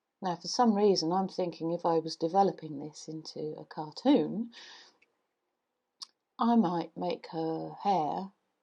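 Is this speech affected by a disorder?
No.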